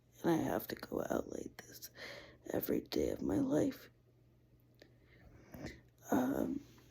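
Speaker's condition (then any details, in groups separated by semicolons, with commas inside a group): Cerebral palsy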